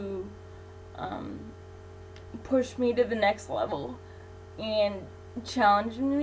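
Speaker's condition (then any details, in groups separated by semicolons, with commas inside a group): Cerebral palsy; infant ventilator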